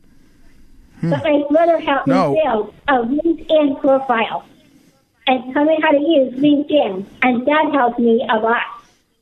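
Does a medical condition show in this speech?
Yes: Down syndrome; described as extraordinary public speaker, speaks across country, testified in Pennsylvania, speaking engagements now via Zoom.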